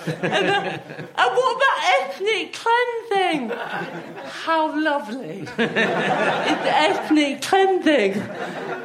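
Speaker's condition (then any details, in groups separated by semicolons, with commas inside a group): Athetoid cerebral palsy; with myotonia and ataxia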